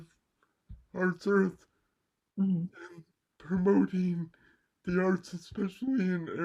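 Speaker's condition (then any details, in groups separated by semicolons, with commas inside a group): Cerebral palsy; mild left side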